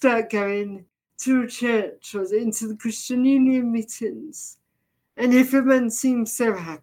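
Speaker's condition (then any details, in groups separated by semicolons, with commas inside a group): Deafness, severe; can hardly understand speech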